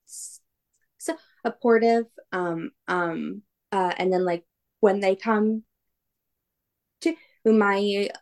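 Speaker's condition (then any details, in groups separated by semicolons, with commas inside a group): Stutter; stutter since childhood, brother also stutters, speech therapy from early age throughout k-12 schooling; no adult speech therapy, wears Etsy lanyard badge saying please wait, i have a stutter; frequent filler word like; repeated sounds, blocks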